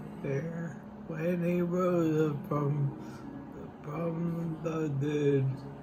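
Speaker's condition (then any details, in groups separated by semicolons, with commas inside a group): Multiple system atrophy, cerebellar type, MSA-C; cannot walk, progressive; speech changed, words hard to say, mumbling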